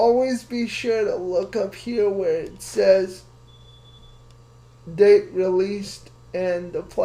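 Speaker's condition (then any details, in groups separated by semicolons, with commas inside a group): Cerebral palsy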